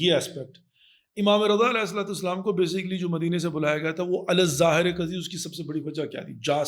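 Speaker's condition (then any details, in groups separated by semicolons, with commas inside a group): No condition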